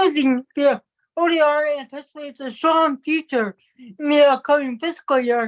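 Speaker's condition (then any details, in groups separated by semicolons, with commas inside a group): Cerebral palsy; from birth, affects movement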